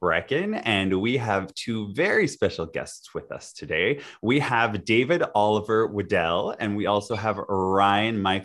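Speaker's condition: No condition

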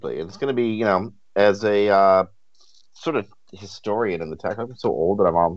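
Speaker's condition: No condition

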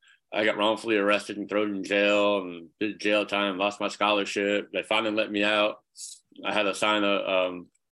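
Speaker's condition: Cleft palate; congenital, severe

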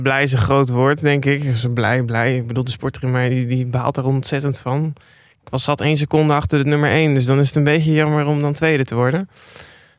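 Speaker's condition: No condition

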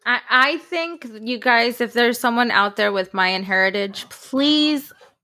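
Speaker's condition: No condition

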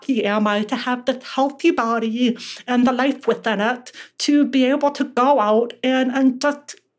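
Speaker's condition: Deafness; relies on lip reading

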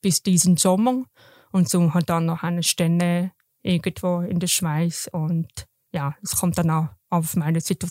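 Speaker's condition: Deafness, congenital; learning sign language

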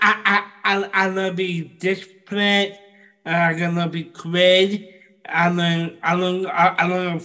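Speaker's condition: Down syndrome; incomplete intestine

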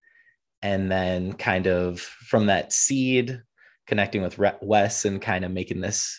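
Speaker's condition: No condition

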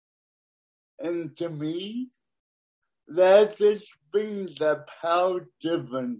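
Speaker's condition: Cerebral palsy; born premature, born deaf

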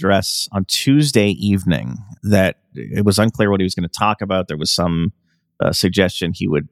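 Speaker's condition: No condition

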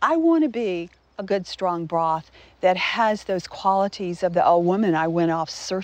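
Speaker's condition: No condition

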